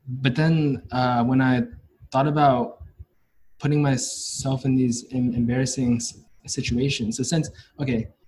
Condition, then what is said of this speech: Stuttering. And when I felt relaxed and I felt like I can be open, then I felt like I hardly stuttered at all.